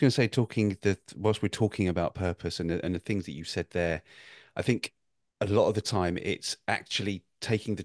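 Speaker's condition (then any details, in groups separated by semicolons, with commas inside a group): No condition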